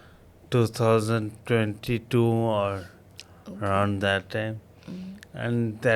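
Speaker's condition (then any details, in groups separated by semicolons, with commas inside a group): Coma after road accident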